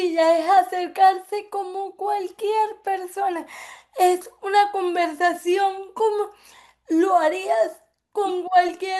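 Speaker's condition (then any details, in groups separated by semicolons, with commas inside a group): Cerebral palsy; affects speech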